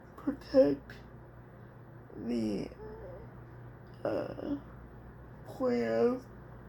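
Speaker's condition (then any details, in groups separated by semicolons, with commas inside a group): Cerebral palsy; dystonia in hands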